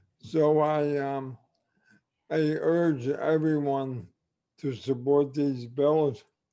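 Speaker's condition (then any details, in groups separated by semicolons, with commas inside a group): ALS, limb onset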